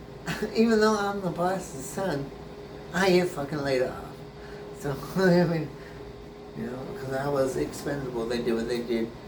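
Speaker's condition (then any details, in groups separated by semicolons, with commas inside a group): Brain injury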